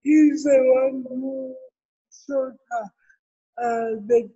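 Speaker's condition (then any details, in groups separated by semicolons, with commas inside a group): Cerebral palsy; other children thought talking different in childhood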